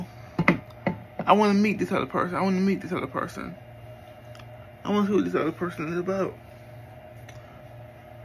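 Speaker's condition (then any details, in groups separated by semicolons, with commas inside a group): Cerebral palsy; speech is not the best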